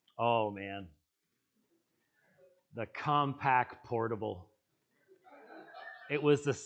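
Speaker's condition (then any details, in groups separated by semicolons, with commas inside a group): No condition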